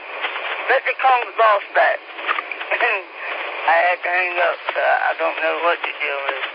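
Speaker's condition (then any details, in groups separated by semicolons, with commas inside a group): Speech impediment; still talks on ham radio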